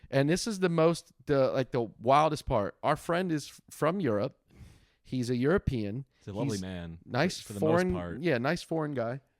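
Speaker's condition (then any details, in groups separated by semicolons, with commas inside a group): No condition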